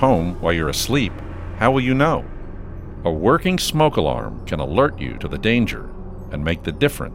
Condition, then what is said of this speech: No condition.